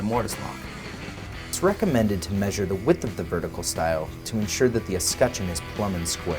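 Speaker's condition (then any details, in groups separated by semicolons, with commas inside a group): No condition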